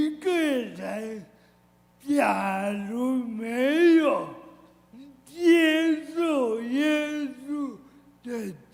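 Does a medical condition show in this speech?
Yes: cerebral palsy; severe, walked only at age 8.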